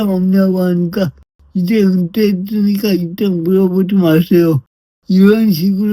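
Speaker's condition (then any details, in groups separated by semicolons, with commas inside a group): Brain lesion disability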